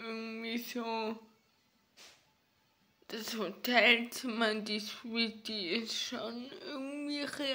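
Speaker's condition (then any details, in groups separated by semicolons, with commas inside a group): Ataxia; ataxia affecting hands and fingers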